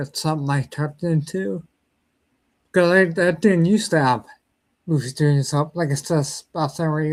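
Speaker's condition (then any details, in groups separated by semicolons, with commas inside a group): Cerebellar ataxia; sometimes trouble talking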